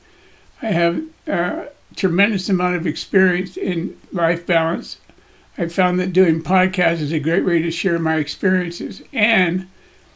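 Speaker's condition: Parkinson's disease; voice shakes, body shakes

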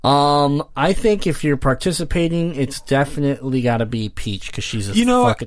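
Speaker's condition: Cleft palate; congenital

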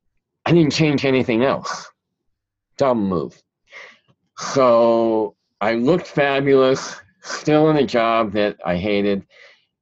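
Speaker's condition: Cleft palate; present since childhood

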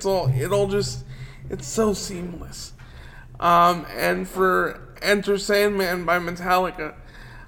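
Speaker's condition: Cerebral palsy; wheelchair user

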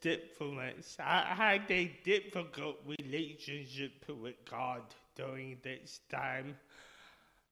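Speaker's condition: Speech impediment; initially misdiagnosed

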